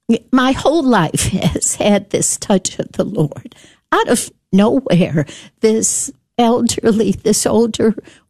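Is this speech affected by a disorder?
Yes: spasmodic dysphonia; brain condition, muscles miscoordinate, care at UT Health Science Center, speech therapists; voice problem, speech gets out of whack, still able to speak if careful.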